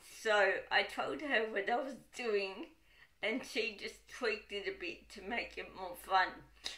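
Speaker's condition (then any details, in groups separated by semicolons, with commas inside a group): Cerebral palsy, dystonic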